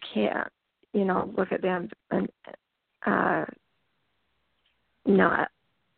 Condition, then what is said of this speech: Stuttering. Oh, no, you did great. I didn't think you really stuttered at all.